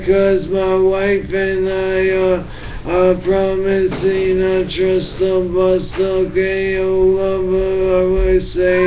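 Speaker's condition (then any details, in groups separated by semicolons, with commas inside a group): Brain injury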